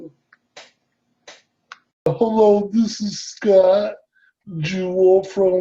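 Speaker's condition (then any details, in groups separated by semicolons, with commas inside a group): Cerebral palsy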